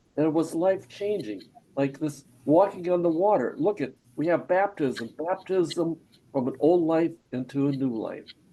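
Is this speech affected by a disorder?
No.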